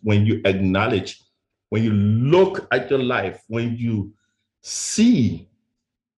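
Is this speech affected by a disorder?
Yes: stuttering; stutter first noticed by mother at age 8, lifelong, once tried to skip graduation speech; professional speaker, Toastmasters district 6 finalist, overcame insecurities around stutter; West African accent, originally from Liberia; here prolonged sounds.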